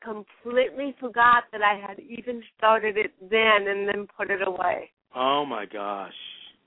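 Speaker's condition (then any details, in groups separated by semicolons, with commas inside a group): Cerebral palsy; since birth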